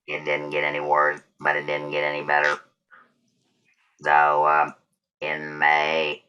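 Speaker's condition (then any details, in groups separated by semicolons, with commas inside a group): Total laryngectomy; no voice after surgery, regained voice, limited loudness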